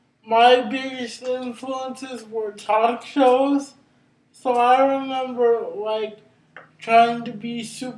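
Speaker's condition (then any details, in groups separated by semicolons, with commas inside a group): Cerebral palsy; brain injury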